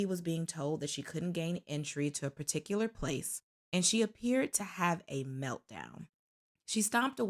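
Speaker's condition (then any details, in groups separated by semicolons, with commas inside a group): No condition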